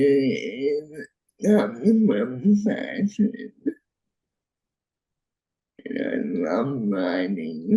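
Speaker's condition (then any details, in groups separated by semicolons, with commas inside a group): Friedreich's ataxia; neuromuscular condition; can no longer type; speech impairment, worsened over time, briefly used speech software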